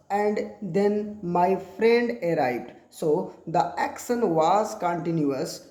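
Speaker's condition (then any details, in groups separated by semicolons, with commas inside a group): No condition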